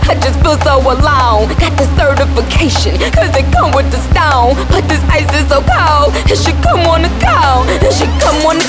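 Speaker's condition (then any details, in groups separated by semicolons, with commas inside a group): No condition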